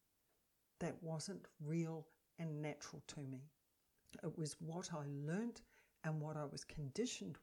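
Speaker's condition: No condition

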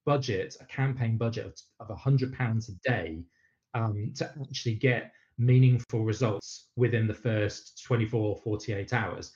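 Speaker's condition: No condition

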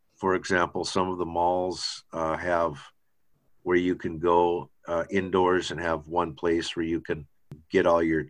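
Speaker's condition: No condition

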